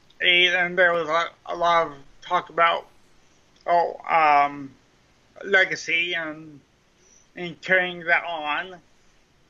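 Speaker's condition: Cerebral palsy; mild cerebral palsy

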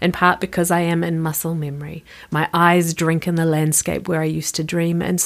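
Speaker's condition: No condition

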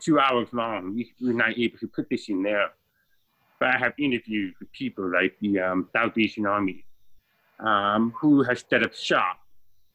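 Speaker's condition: Deafness, born deaf

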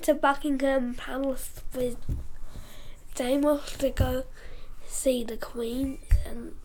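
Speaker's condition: Cerebral palsy; parents worried about breathing with severe COVID

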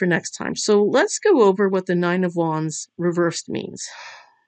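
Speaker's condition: No condition

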